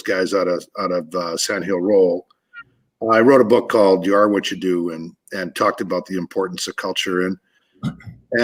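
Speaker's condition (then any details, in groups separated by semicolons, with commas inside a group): No condition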